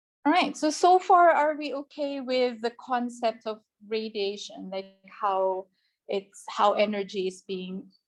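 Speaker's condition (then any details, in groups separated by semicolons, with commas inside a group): No condition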